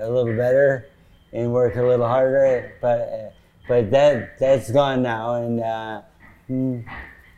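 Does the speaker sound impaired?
Yes: Parkinson's disease; sometimes.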